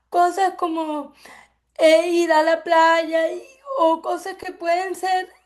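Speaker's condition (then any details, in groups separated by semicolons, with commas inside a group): Cerebral palsy; from birth; affects speech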